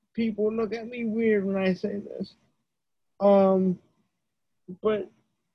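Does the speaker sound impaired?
Yes: cerebral palsy; wheelchair user; types with one index finger, no voice recognition software such as Dragon; voice erratic, pitch goes high and low, dictation software can't understand.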